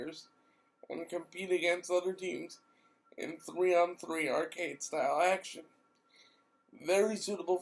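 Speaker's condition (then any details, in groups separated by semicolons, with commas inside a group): Cerebral palsy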